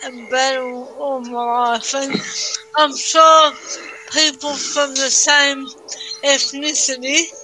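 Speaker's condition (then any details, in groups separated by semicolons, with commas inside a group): Cerebral palsy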